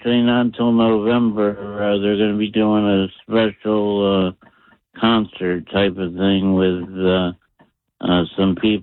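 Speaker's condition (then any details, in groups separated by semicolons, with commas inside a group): Parkinson's disease; sings in group whose members all have Parkinson's; doing not bad at all with Parkinson's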